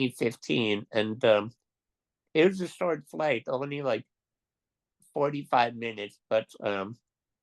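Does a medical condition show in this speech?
Yes: Duchenne muscular dystrophy.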